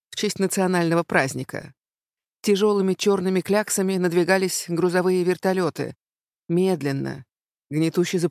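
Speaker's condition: No condition

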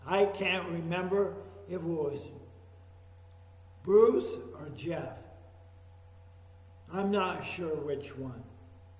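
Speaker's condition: ALS; ALS diagnosed this past spring, no cure, affects speaking, swallowing, walking; emergency room visit after aspirating breakfast, only shallow breaths, could not breathe deeply; talking sounds funny and goofy, frequent aspiration when eating

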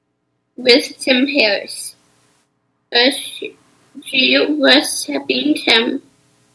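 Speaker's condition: Down syndrome; spinal fusion surgery, works with life skills and communications consultant Loie k

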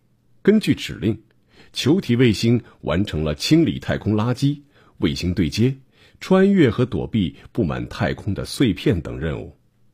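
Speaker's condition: No condition

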